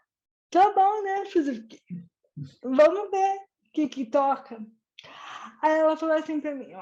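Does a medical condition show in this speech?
Yes: cerebral palsy.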